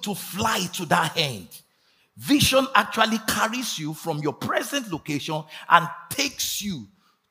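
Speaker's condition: No condition

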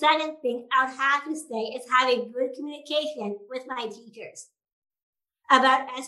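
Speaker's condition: Down syndrome

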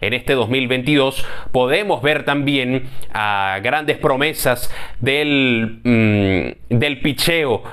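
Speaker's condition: No condition

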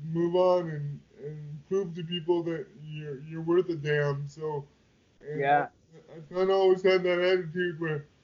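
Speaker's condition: Quadriplegic cerebral palsy; wheelchair user

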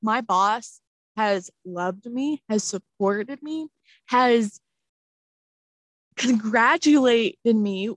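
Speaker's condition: Stuttering; bullied for it in the past; blocks, gets stuck, stutters ordering at drive-through, stutters badly on hard words like disaffiliation; prolonged sounds, blocks

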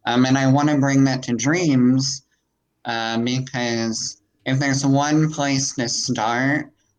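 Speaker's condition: Cleft palate; altered vocal tonality

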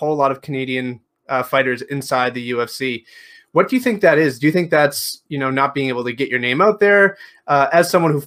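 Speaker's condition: No condition

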